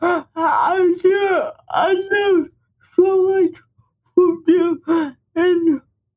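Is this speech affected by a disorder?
Yes: speech impairment; physical disability, uses wheelchair; speech impairment audible to listeners.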